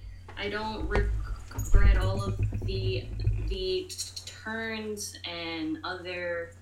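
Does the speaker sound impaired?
Yes: stuttering; moments of stuttering expected, offers to repeat things if needed; here repeated sounds, repeated words.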